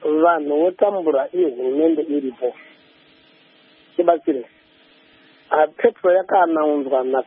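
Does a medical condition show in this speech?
No.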